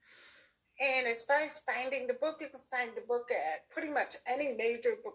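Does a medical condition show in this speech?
Yes: deafness; born with normal hearing, progressive hearing loss from age 9, from barefoot water skiing.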